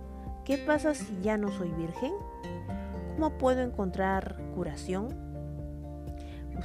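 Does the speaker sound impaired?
No.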